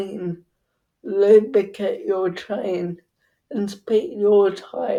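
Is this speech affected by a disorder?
Yes: cerebral palsy.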